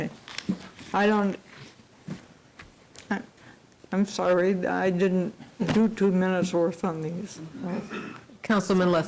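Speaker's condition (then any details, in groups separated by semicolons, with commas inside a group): Cerebral palsy; unable to type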